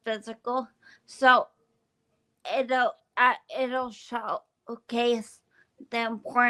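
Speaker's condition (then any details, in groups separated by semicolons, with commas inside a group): Brain injury from boulder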